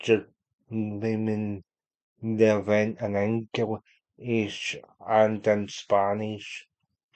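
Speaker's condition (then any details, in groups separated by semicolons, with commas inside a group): Cerebral palsy; unable to walk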